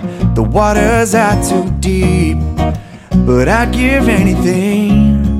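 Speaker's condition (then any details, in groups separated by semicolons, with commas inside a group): No condition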